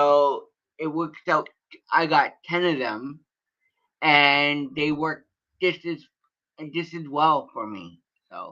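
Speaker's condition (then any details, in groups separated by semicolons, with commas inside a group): Cerebral palsy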